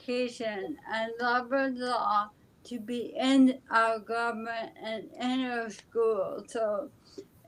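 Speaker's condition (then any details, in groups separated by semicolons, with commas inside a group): ALS; speech affected but still understandable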